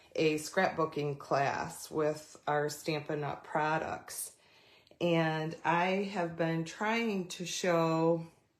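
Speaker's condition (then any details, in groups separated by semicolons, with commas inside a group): No condition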